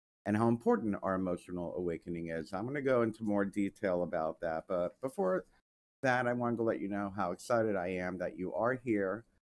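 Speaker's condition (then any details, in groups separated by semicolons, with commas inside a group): No condition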